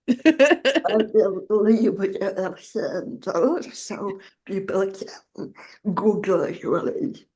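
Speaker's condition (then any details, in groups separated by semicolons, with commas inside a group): Generalized dystonia; generalized, leg weakness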